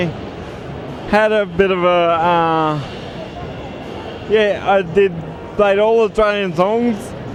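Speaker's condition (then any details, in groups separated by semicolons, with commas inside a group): Cerebral palsy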